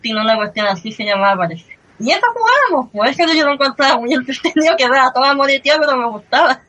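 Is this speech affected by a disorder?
Yes: cleft lip and palate; since early childhood.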